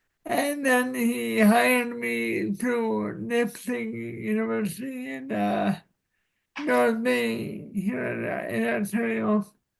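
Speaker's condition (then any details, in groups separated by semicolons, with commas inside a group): Cerebral palsy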